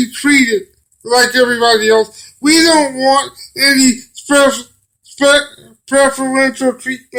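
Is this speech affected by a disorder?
Yes: cerebral palsy; brain damage.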